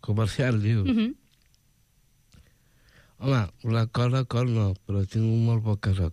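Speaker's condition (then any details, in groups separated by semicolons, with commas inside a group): Down syndrome; intellectual disability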